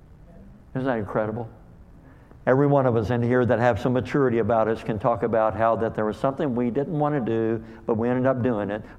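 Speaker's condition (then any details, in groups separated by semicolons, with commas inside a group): Cleft lip and palate; called hair lip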